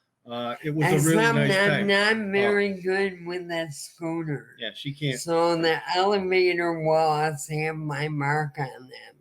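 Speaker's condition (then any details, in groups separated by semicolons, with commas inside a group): ALS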